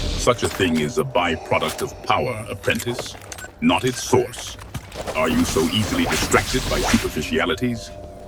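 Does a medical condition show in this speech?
No.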